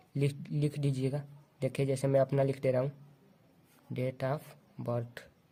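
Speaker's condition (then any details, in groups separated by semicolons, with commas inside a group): No condition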